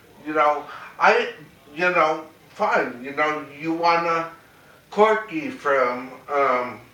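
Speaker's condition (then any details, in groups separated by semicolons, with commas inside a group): Cerebral palsy; very mild form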